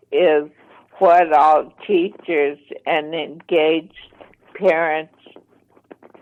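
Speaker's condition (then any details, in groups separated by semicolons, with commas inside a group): ALS, mild; affects hands and fingers; voice slightly impaired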